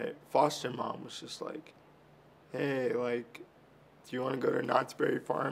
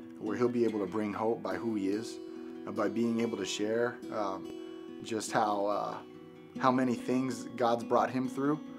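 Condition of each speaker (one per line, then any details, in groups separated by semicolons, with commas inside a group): Cerebral palsy; from birth, early childhood surgery; 21, walked at four after surgery
No condition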